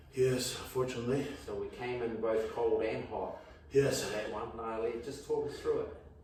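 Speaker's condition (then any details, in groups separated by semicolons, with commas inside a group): No condition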